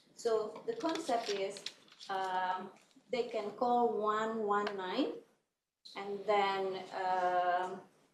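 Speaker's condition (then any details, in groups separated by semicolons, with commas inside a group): No condition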